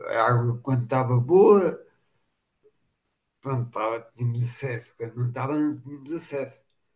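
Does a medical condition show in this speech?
Yes: machado-Joseph disease (sca3).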